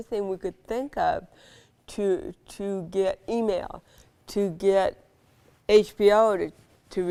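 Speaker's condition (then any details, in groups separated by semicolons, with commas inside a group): Cerebral palsy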